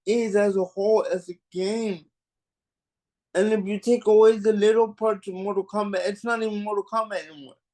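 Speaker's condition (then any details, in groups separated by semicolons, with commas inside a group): Cerebral palsy; mild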